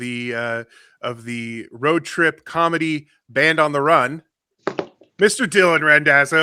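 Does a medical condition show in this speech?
No.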